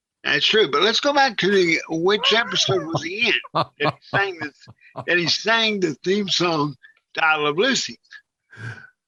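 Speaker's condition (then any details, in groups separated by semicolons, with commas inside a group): Cerebral palsy, severe; can speak, few people understand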